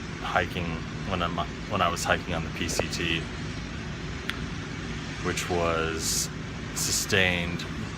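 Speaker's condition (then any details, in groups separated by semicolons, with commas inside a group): No condition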